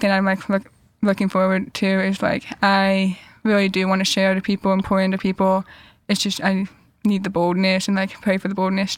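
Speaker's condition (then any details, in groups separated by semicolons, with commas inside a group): Deafness; cochlear implants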